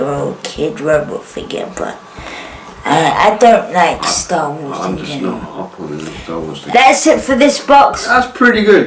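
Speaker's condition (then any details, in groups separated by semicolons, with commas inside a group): Cerebral palsy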